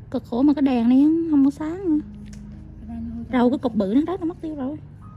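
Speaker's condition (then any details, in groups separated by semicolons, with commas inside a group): No condition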